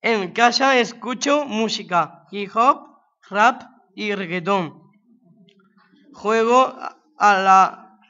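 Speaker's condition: Down syndrome; age 20

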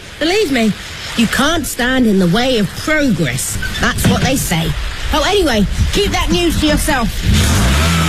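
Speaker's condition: No condition

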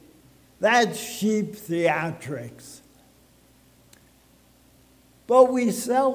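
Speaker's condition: ALS (Lou Gehrig's disease); als diagnosed this past spring, no cure, affects speaking, swallowing, walking; talks softly to save air, asks Wendy to turn microphone volume up; speech may sound drunk to newcomers, soft voice, limited breath

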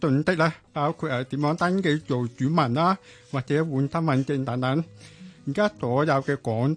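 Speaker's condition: Hearing impairment

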